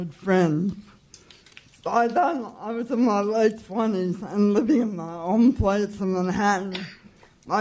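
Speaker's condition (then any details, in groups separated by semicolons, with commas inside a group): Cerebral palsy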